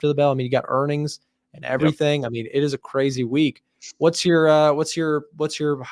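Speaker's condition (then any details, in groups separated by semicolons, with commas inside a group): No condition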